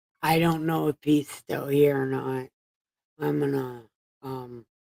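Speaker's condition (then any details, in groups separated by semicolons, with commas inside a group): Brain injury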